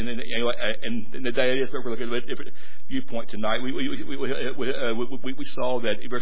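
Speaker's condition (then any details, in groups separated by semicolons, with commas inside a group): Stuttering; adults at gadsdale said stutter barred preaching; repeated sounds, repeated words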